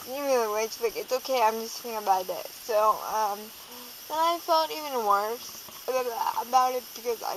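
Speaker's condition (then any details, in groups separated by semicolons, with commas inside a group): Cerebral palsy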